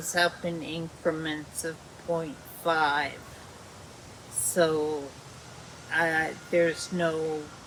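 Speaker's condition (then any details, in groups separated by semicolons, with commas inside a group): Dysarthria; speech worsening, still communicates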